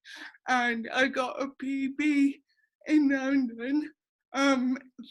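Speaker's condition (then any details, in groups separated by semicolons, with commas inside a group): Cerebral palsy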